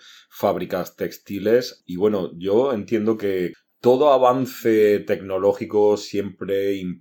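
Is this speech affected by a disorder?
No.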